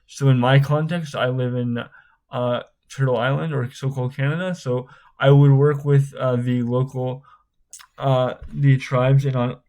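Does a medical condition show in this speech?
Yes: spastic cerebral palsy.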